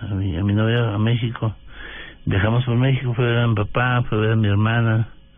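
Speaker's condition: Parkinson's disease; stooped hunched posture at times

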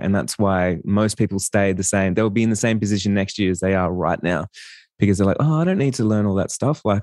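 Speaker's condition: No condition

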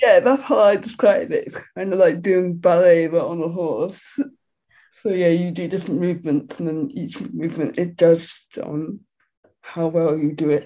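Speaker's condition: Quadriplegic cerebral palsy; present from birth, muscles move uncontrollably; physiotherapy, riding at local RDA recommended by physiotherapist, riding gives temporary relief

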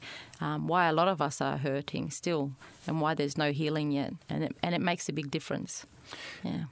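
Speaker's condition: No condition

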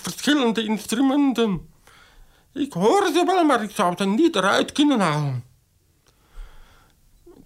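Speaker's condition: Deafness, acquired, bacterial meningitis; speech therapy in childhood, can speak, formerly relied on lip-reading, now uses sign language interpreter

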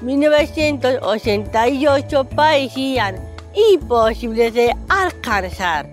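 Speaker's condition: Down syndrome; intellectual disability; age 32

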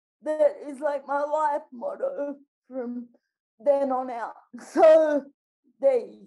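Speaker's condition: Spastic quadriplegic cerebral palsy

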